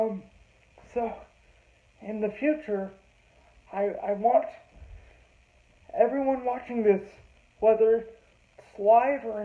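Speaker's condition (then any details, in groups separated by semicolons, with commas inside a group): Cerebral palsy; heavily altered breathing patterns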